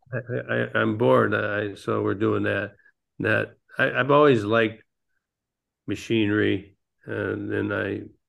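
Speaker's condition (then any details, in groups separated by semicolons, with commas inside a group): Parkinson's disease; ping pong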